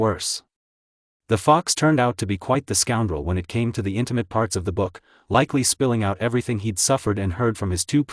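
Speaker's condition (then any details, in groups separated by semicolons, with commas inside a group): No condition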